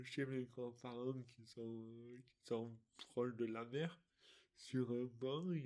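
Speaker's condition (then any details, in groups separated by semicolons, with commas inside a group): Dystonia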